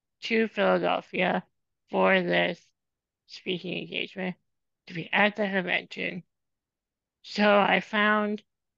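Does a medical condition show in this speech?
Yes: spinal muscular atrophy; motorized wheelchair user whole life.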